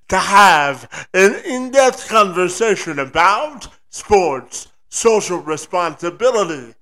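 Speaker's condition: Cerebral palsy, spastic quadriplegia

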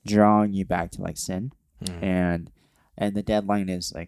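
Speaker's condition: Cleft lip and palate

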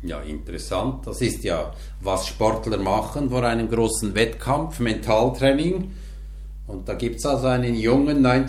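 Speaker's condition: No condition

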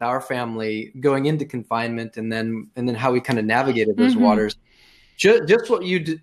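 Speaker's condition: No condition

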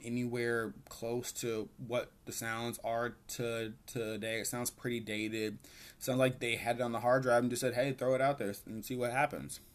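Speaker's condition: Stuttering; stuttering problem; apologizes for stuttering each episode; repeated sounds

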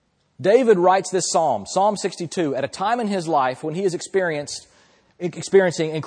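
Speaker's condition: No condition

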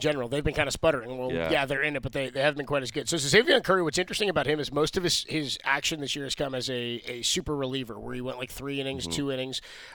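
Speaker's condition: No condition

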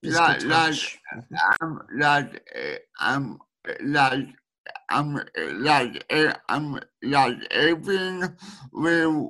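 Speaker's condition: Speech needing a translator; friend Imogen Yang from Sydney acting as speech translator during recording; speech hard for others to understand, needs speech translator

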